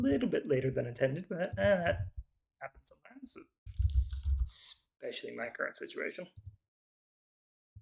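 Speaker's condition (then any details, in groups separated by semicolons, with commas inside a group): No condition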